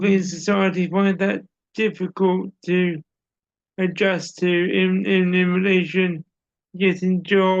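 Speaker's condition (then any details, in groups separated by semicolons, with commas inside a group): Cerebral palsy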